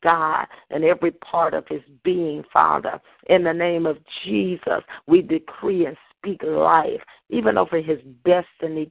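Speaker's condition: No condition

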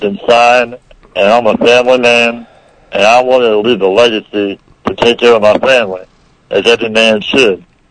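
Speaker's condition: Muscular dystrophy, rare form

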